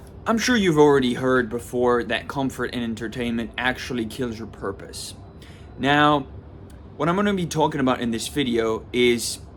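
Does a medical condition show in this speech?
No.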